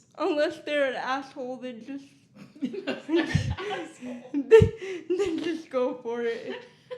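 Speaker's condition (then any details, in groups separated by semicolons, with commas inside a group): Cerebral palsy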